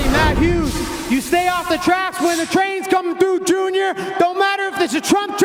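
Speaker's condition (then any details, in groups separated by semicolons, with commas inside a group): No condition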